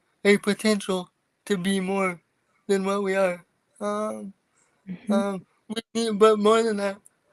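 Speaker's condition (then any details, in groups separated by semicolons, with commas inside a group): Cerebral palsy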